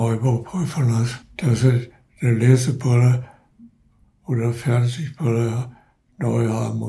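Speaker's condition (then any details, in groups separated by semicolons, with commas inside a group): Parkinson's disease; ambulance called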